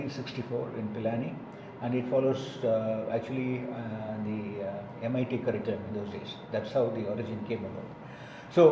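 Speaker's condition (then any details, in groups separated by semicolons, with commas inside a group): No condition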